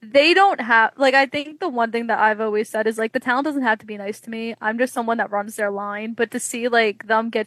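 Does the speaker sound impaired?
No.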